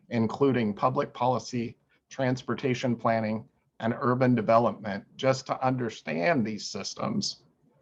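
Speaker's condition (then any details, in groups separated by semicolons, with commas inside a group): No condition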